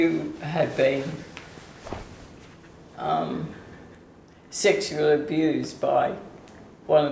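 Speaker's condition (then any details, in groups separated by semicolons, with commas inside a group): ALS/MND; onset foot drop, later tongue and speech involvement; progressive paralysis, prior immunoglobulin therapy, deterioration continuing; tongue symptoms about a year, speech now affected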